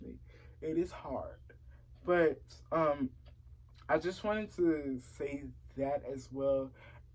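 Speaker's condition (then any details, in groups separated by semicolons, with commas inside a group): Cerebral palsy; since early childhood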